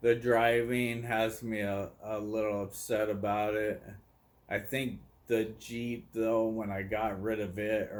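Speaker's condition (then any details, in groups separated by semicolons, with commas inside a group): ALS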